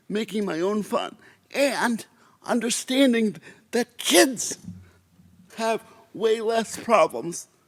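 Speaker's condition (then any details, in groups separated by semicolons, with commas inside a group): Cerebral palsy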